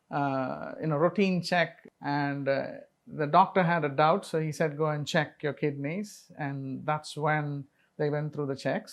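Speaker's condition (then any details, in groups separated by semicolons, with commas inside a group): No condition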